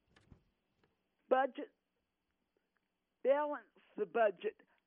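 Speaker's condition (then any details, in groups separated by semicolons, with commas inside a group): Cerebral palsy; 18 years of speech therapy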